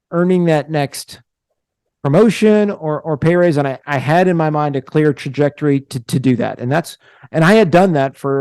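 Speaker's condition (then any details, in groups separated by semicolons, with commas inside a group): No condition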